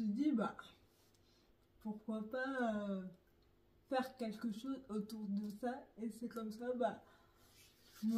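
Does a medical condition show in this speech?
Yes: neurological dystonia.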